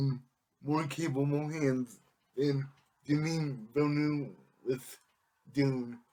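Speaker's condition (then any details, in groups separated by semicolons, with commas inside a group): Cerebral palsy; able to speak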